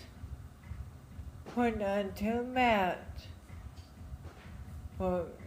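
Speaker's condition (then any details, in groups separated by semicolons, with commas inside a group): Friedreich's ataxia; diagnosed in childhood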